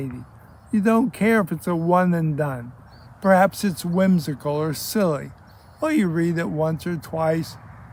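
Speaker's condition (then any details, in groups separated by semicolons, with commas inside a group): ALS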